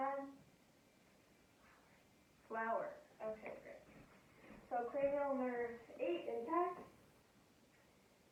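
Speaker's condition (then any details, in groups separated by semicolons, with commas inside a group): No condition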